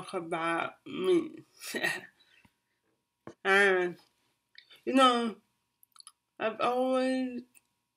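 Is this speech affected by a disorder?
Yes: cerebral palsy.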